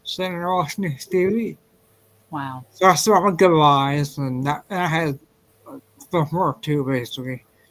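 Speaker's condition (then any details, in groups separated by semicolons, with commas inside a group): Ataxia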